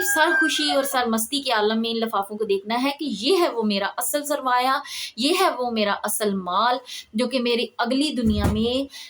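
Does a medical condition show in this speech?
No.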